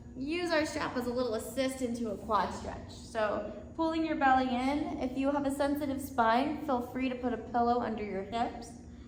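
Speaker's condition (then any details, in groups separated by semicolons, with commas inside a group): No condition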